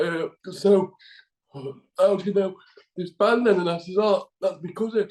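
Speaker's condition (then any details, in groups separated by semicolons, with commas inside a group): Cerebral palsy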